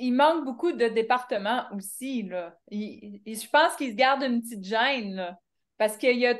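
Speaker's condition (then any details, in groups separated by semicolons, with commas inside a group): No condition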